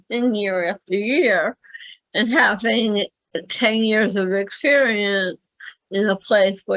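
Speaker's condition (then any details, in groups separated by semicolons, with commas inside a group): Cerebral palsy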